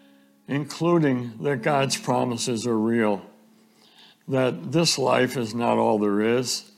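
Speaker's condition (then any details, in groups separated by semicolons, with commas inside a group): ALS; no cure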